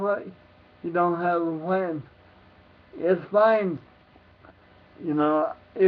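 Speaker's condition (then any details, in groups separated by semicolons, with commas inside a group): Cerebral palsy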